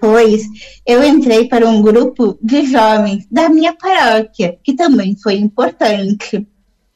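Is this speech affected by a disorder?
Yes: Down syndrome; on phone line during radio interview.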